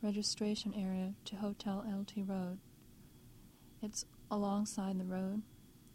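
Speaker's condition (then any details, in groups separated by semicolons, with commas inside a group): No condition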